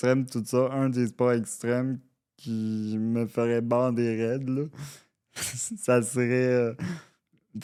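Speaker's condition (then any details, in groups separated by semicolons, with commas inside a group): Cerebral palsy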